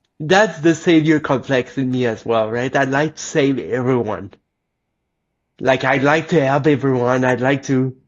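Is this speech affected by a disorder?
Yes: cerebral palsy; lifelong.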